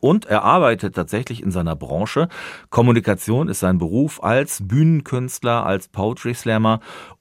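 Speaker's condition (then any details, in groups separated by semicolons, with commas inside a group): No condition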